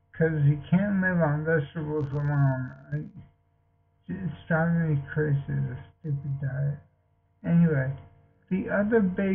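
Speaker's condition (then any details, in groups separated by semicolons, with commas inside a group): Multiple sclerosis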